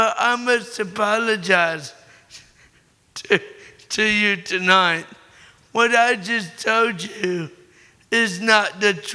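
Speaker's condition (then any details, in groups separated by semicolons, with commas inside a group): Cerebral palsy; born premature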